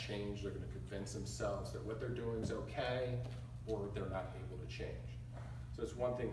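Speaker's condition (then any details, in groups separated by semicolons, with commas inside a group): No condition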